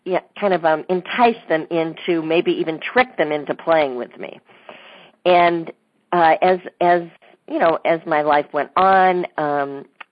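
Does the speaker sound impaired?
Yes: cleft lip and palate; congenital, not fully corrected by plastic surgery in early childhood, visible mouth and nose difference.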